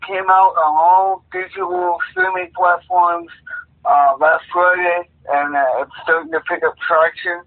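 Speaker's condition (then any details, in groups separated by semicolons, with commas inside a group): Cerebral palsy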